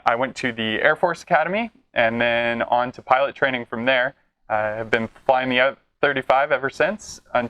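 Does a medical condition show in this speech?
No.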